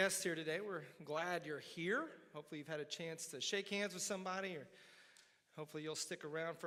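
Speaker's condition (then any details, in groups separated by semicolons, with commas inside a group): No condition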